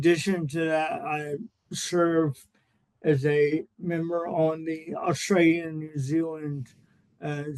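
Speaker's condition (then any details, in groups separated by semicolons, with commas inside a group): Cerebral palsy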